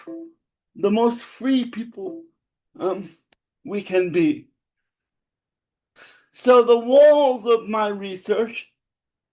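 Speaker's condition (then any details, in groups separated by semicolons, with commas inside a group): Cerebral palsy; spastic type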